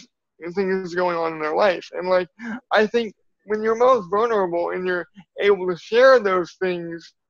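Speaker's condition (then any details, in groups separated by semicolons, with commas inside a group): Cerebral palsy; from birth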